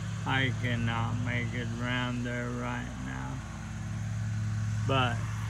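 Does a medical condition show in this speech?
Yes: ALS; voice noticeably changed.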